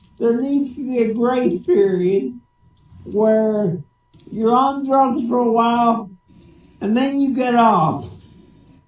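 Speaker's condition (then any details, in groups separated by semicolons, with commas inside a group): Cerebral palsy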